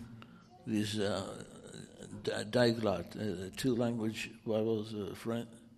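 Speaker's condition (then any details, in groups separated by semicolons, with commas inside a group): Parkinson's; over 14 years since onset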